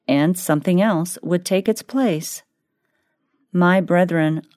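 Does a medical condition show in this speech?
No.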